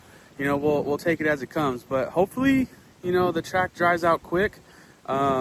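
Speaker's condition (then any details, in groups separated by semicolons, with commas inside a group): No condition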